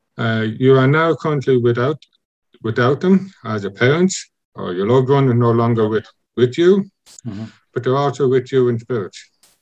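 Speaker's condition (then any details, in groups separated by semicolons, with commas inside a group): Congenital deafness; born deaf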